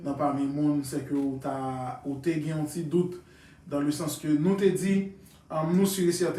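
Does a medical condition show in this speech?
No.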